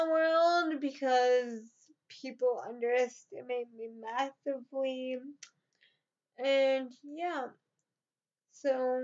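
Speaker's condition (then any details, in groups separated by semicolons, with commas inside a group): Cerebral palsy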